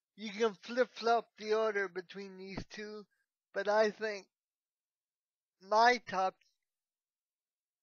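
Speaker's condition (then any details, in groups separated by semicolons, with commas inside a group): Cerebral palsy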